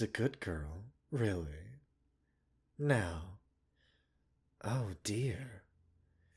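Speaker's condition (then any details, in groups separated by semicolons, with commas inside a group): No condition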